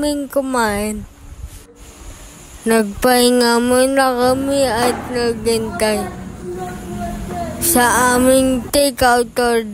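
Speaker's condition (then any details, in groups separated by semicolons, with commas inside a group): Cerebral palsy; affects hands, cannot write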